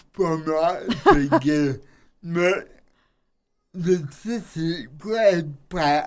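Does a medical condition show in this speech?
Yes: cerebral palsy; self-described as speaking a bit oddly, host says speech not odd at all.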